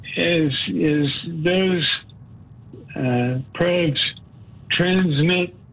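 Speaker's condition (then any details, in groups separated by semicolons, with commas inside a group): Parkinson's disease; onset at age 52, deep brain stimulation to reduce heavy medication doses, medication side effects like dyskinesia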